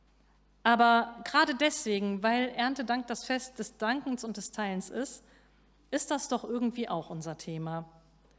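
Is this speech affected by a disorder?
No.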